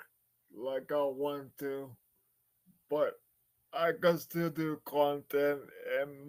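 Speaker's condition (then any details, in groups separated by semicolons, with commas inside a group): Cerebral palsy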